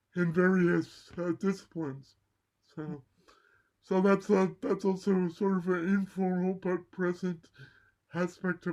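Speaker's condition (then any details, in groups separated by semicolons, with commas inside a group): Cerebral palsy; mild left side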